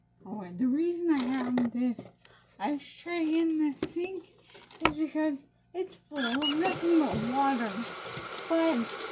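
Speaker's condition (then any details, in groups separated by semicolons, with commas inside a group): Brain injury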